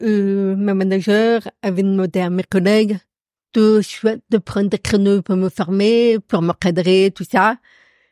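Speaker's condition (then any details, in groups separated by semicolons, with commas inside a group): Profound deafness; noticeable to everyone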